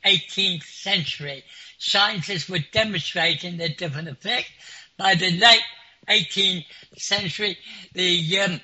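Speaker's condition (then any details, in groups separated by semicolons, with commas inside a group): Clinically deaf; clinically deaf since school age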